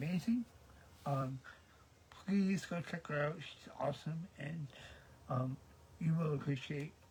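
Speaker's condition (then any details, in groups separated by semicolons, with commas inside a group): Cerebral palsy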